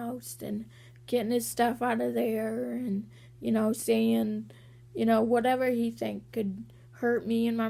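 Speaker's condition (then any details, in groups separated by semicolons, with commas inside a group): Cerebral palsy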